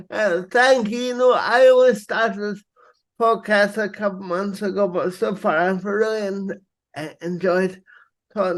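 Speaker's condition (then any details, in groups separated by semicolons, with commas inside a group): Cerebral palsy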